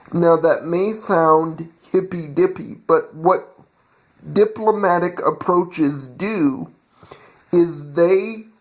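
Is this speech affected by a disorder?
Yes: cerebral palsy.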